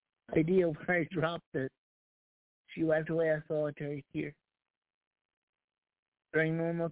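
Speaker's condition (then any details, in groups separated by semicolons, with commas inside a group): Cerebral palsy; past challenges speaking up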